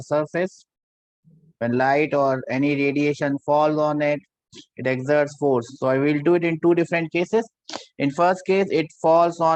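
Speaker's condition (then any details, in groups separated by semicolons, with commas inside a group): No condition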